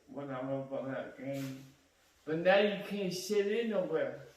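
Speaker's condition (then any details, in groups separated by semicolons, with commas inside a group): Cerebral palsy; cerebral palsy, congenital, diagnosed around age six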